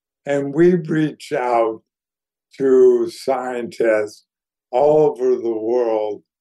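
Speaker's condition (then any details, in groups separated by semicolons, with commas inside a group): ALS; declining health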